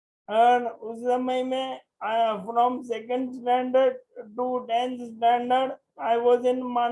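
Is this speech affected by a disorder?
Yes: motor neuron disease.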